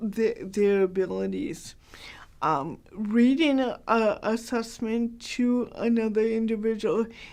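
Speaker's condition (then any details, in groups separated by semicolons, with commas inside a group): Cerebral palsy, mild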